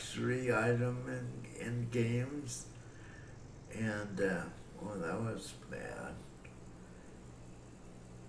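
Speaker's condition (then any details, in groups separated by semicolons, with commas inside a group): Cerebral palsy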